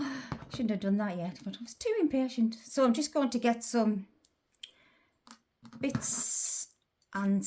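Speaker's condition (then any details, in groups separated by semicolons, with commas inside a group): No condition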